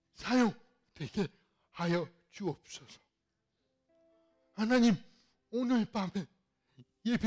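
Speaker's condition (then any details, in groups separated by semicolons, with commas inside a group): Cerebral palsy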